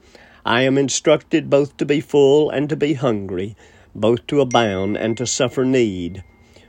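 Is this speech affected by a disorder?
No.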